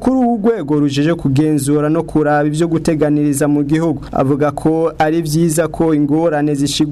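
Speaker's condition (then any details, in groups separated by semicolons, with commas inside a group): No condition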